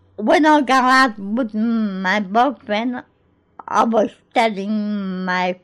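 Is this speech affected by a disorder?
Yes: cerebral palsy; cerebral palsy since birth, born in Greece; unable to move without some support; speech problems when young, began talking after attending Gruella school.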